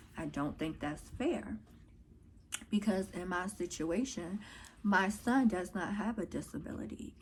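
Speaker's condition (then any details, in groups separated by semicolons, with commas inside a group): No condition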